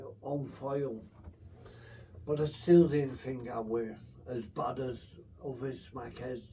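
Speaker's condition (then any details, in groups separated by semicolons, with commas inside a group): Brain infection with surgery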